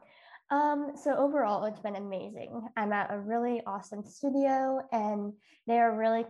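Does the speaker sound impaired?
Yes: cleft lip and palate; congenital cleft lip and palate, multiple surgeries on face and mouth.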